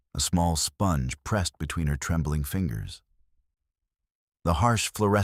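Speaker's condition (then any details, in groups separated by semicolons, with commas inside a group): No condition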